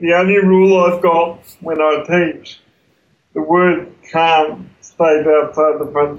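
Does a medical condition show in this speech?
Yes: cerebral palsy; congenital, affects movement in arms and legs, wheelchair user.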